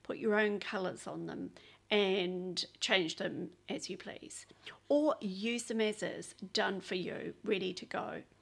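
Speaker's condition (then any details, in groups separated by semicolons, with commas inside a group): No condition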